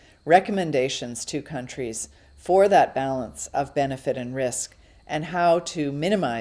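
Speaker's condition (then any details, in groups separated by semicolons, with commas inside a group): No condition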